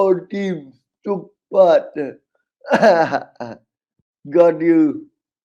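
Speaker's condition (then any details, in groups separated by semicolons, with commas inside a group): Cerebral palsy, severe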